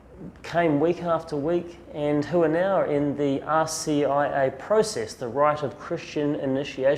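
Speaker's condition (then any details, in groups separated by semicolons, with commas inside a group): No condition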